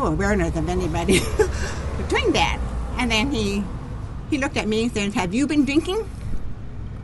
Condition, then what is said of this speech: Deafness. She was slurring her words when she talked.